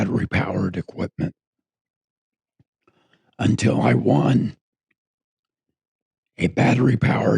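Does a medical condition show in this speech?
Yes: throat cancer; tracheostomy tube.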